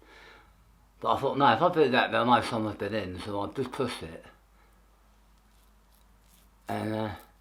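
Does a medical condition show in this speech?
Yes: tongue cancer; half tongue removed.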